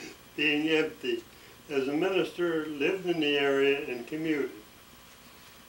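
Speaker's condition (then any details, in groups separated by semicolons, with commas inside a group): ALS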